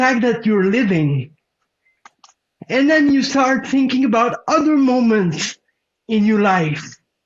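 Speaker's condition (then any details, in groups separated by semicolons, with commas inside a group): Cerebral palsy; present from birth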